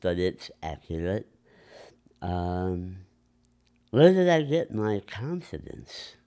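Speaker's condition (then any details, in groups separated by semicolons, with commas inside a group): Enlarged tongue from vascular growth; vascular malformation of face and mouth, lower lip and lower mouth removed, tongue and throat surgeries, heavy radiation; harder swallowing, speech affected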